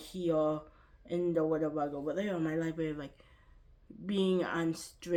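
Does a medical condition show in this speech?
Yes: cerebral palsy, quadriplegic; lifelong, ankle-foot orthoses.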